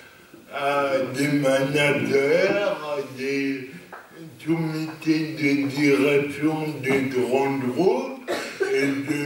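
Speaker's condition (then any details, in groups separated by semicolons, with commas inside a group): Cerebral palsy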